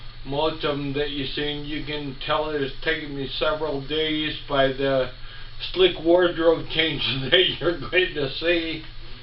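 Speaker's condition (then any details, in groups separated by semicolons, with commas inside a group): Ataxia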